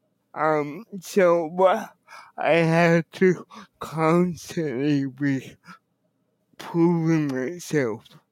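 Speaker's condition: Cerebral palsy; wheelchair user, can walk short distances with help; speech affected by cerebral palsy, others worried listeners would not understand

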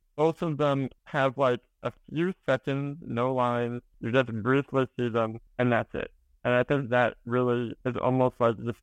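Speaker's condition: Spinal muscular atrophy

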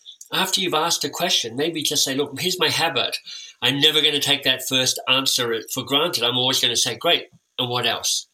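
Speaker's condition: Cleft lip and palate; orthodontic treatment

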